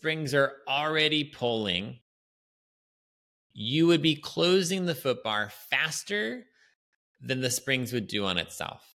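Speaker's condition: No condition

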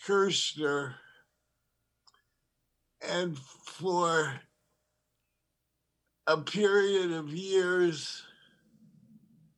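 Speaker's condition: Parkinson's disease; diagnosed over 9 years ago

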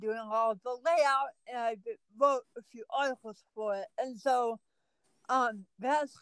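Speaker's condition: Cerebral palsy; ambulatory

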